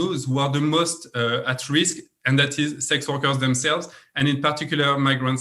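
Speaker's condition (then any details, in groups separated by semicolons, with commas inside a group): No condition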